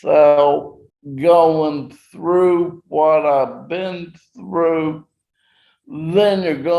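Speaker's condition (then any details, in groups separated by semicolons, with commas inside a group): Traumatic brain injury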